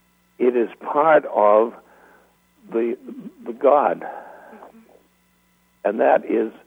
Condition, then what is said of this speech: Aphasia. And now I don't say anything.